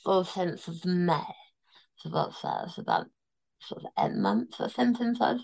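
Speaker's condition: Tongue cancer, near-total glossectomy, stage 4 tongue cancer; immunotherapy around surgery

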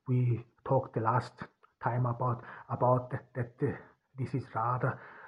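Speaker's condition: Stuttering; voice distorted after surviving gas attacks; unscripted podcast speech in English as non-native speaker; singing voice raw, scratchy and very deep, no voice enhancers; repeated sounds, repeated words, prolonged sounds

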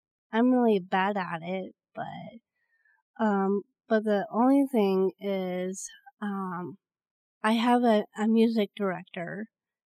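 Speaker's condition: Down syndrome; also hard time breathing

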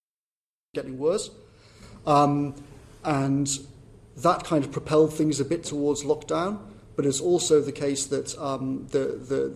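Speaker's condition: No condition

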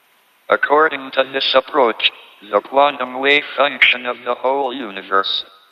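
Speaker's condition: ALS, tracheotomy, speech-generating device

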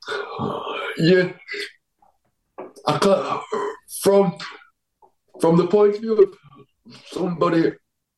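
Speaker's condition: Cerebral palsy; power chair

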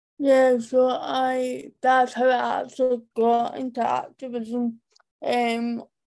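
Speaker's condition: Profound hearing loss, cochlear implant user; both ears, from infancy, confirmed at nine months, comorbid with cerebral palsy, maternal CMV

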